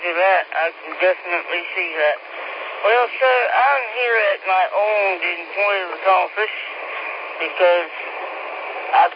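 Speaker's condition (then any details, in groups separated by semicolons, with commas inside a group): Speech impediment; still talks on ham radio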